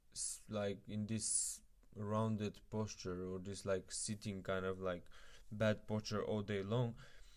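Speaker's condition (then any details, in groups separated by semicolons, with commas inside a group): No condition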